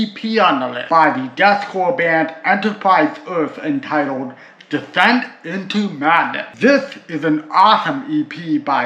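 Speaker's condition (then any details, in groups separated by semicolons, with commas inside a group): Cerebral palsy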